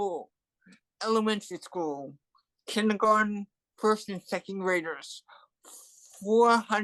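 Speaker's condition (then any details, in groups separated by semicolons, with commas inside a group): Cerebral palsy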